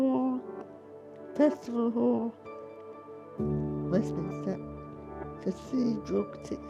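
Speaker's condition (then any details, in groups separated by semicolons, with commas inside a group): Pompe disease, late onset; Pompe disease, neuromuscular, enzyme at half normal; diagnosed 2.5 years ago, enzyme infusions, night BiPAP, wheelchair; breathing weakened, stopped singing, talking very tiring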